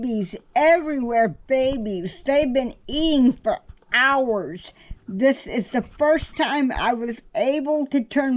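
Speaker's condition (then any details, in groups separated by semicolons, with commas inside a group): Cerebral palsy; affects standing and balance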